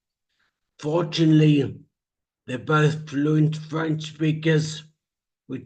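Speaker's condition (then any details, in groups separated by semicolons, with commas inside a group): Traumatic brain injury; speech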